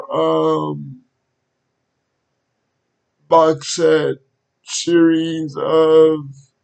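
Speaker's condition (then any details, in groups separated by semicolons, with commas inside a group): Cerebral palsy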